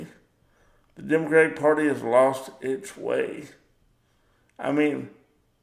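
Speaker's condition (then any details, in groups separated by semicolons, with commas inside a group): Cerebral palsy; power wheelchair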